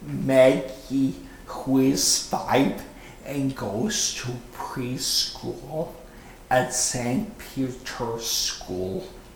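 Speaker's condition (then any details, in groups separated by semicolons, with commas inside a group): Stroke with paralyzed vocal cord; nearly 5 years post-stroke, 657+ hours outpatient therapy incl advanced speech therapy, runs without aids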